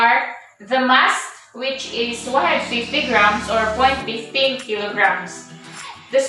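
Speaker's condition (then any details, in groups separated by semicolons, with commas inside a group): No condition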